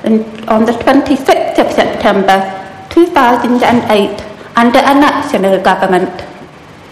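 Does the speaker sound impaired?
Yes: profound deafness; without speech at 2.5 years, mother taught basic speech before school, Mary Hare School for deaf.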